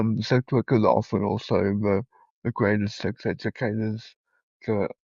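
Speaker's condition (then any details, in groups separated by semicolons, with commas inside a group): Cerebral palsy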